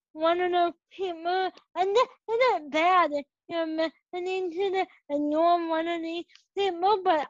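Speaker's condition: Cerebral palsy; present from birth; age 21

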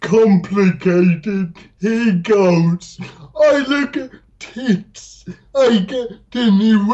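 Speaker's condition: Dysarthria; noticeable speech accent

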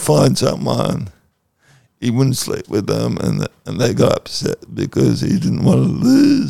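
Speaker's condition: Cerebral palsy

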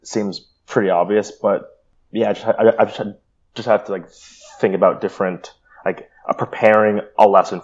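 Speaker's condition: Stuttering; stutters a lot; repeated words, blocks

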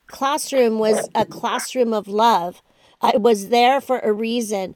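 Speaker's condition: No condition

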